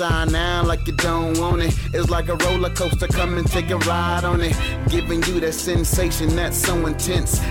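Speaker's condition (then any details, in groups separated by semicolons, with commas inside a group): No condition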